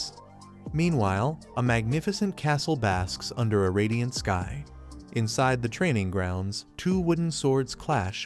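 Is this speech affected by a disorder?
No.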